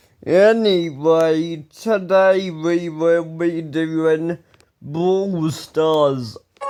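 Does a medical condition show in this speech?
Yes: ataxia; speech recently worse.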